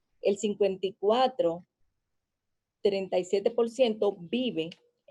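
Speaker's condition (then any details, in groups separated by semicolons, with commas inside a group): No condition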